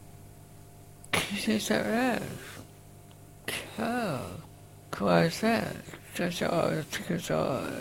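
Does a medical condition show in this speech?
Yes: facioscapulohumeral muscular dystrophy, facioscapulohumeral (FSHD); diagnosed about age 10, named facioscapulohumeral form in late 20s, early prognosis life to 14-19; uses respirator; respirator pump wheezing audible in recording.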